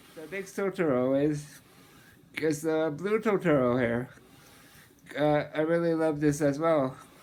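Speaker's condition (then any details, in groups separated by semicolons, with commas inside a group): Muscular dystrophy, Duchenne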